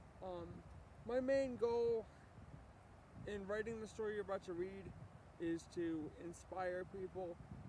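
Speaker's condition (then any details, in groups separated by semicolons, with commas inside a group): Cerebral palsy; from birth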